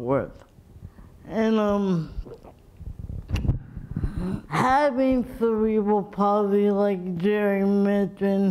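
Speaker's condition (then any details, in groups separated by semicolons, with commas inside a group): Cerebral palsy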